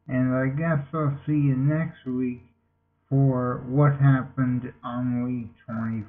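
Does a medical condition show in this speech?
Yes: multiple sclerosis.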